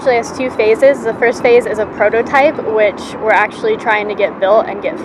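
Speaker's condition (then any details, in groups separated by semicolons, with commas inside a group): No condition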